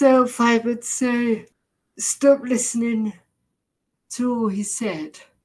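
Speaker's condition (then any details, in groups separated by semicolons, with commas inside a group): Deafness, severe; can hardly understand speech, vocabulary partly picked up from reading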